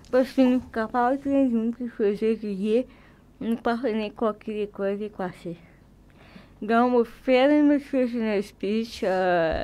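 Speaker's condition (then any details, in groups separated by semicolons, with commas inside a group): Cerebral palsy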